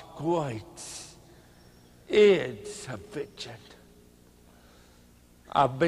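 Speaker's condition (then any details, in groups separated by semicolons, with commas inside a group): Cerebral palsy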